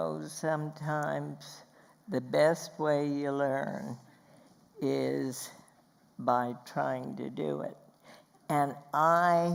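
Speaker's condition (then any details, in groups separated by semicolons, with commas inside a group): Spasmodic dysphonia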